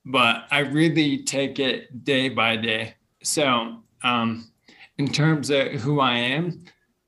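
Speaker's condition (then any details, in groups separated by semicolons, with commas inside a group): Bulbar onset ALS; speech problems first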